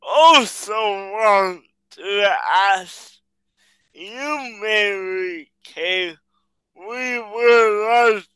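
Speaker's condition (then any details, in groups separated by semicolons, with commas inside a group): Cerebral palsy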